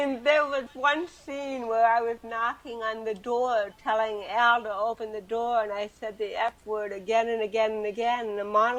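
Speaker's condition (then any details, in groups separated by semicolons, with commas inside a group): Cerebral palsy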